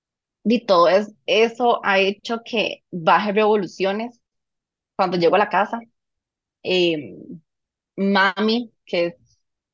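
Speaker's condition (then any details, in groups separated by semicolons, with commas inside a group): Stuttering; stuttering began in grief after father's death, became very silent then, attributed to emotional cause; still stutters, not yet worked on with psychologist; repeated sounds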